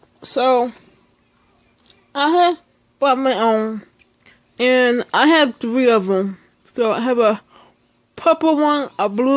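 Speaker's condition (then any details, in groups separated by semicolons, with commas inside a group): Speech impairment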